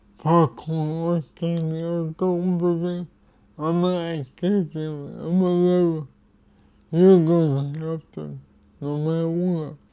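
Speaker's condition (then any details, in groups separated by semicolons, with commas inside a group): Cerebral palsy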